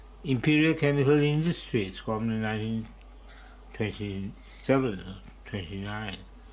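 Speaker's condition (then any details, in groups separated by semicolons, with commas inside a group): Parkinson's disease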